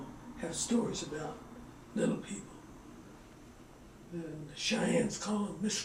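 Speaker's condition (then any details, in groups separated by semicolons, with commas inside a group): Parkinson's; slowing down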